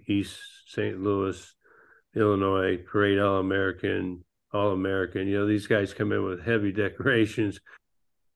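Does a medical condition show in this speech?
Yes: Parkinson's disease; ping pong, pool, pickleball, bowling as activities to help with Parkinson's.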